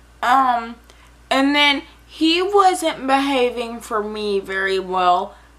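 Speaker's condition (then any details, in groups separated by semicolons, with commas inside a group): Cerebral palsy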